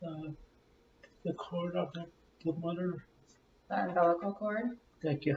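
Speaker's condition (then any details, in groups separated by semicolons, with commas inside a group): Cerebral palsy; from birth or womb, arm spasms; arm spasms, milder than others with it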